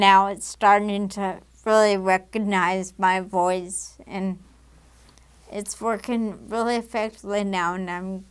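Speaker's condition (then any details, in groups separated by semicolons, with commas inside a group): Damaged diaphragm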